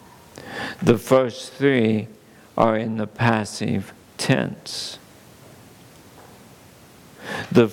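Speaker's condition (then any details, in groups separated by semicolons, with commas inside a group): ALS; seeing doctors for multiple organic issues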